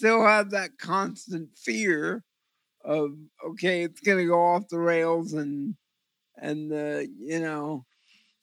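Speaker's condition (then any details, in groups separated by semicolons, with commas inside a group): Cerebral palsy; eyes weird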